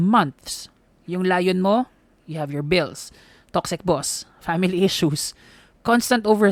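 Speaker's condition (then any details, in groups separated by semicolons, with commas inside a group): No condition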